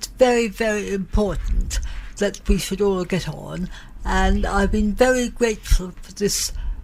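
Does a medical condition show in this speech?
Yes: cerebral palsy, mild; slight, from birth, born very premature, about three months early, all problems blamed on birth; general health very good.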